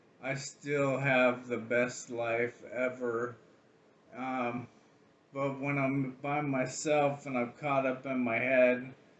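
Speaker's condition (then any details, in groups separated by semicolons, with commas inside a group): ALS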